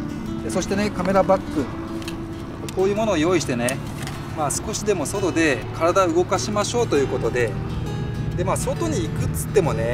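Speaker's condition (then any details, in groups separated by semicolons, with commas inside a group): No condition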